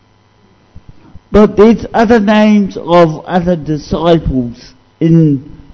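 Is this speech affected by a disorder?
Yes: cerebral palsy; discovered at age 2.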